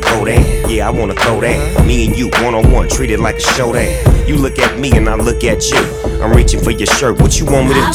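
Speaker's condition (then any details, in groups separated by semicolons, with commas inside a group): No condition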